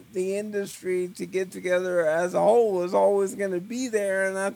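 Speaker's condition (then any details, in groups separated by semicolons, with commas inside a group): Cerebral palsy; trouble focusing eyes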